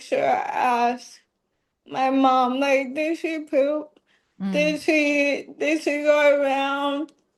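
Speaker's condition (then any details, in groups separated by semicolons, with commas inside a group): ALS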